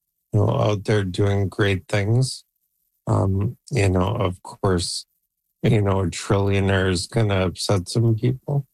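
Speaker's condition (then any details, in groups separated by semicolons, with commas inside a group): ALS; onset left leg freezing, Neuralink N1 brain implant about 3 months, Toronto Western Hospital trial; progressing, age 48, voice declining but still speaking, controls computer by thought; voice audibly deteriorating, expects losing speech soon, voice banked with 11 labs for Neuralink-driven AI speech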